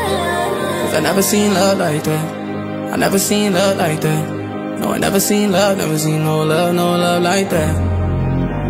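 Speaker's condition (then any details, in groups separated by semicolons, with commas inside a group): No condition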